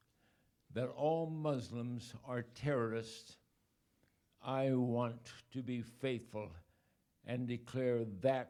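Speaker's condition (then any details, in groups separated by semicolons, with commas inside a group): ALS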